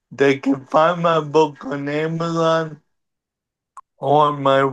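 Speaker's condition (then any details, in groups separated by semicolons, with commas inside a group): Cerebral palsy; wheelchair over the years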